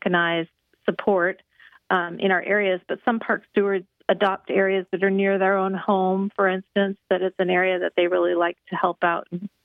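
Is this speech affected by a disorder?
No.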